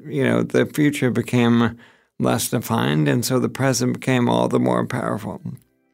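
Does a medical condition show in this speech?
Yes: ALS; onset age 36, first symptom weak left hand cramping with pen, shaking hands; progressing slowly.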